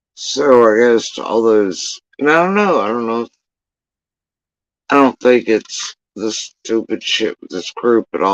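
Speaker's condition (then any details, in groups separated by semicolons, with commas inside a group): Facial paralysis after surgery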